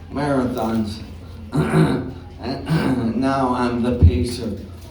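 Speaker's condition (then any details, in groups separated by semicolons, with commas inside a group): ALS; onset left hand weakness, then right hand; diagnosed four years ago; some speech trouble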